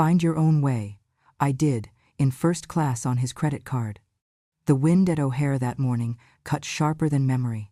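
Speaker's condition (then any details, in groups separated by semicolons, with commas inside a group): No condition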